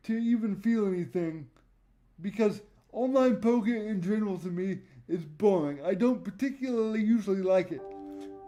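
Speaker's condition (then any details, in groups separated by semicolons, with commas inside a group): Cerebral palsy; voice tone sometimes odd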